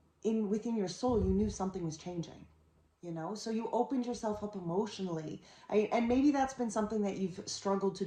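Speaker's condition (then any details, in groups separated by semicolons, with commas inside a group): No condition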